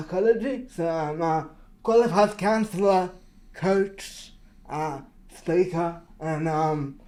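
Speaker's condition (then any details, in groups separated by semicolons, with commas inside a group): Cerebral palsy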